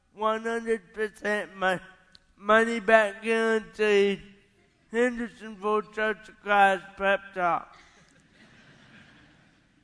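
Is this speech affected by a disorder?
Yes: cerebral palsy; not birth defects.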